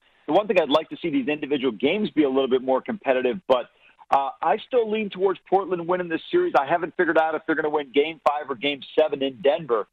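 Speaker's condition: No condition

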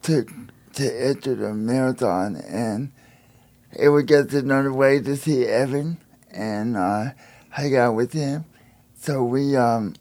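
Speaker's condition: Spastic quadriplegia cerebral palsy

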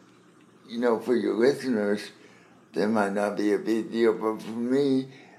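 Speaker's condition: Cerebral palsy; spastic quadriplegic cerebral palsy from birth, delayed development, diagnosed by doctor, uses wheelchair

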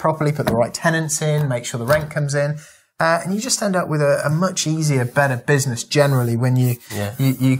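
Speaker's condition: No condition

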